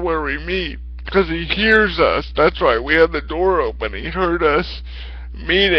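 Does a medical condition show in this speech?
Yes: cerebral palsy; speaks slower at times.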